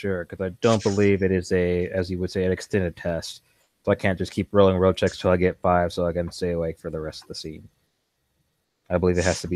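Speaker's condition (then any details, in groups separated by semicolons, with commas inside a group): No condition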